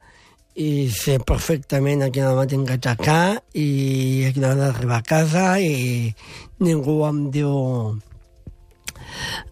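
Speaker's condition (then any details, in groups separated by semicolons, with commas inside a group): Down syndrome; congenital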